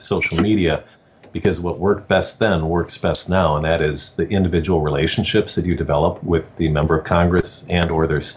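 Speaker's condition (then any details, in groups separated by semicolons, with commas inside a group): No condition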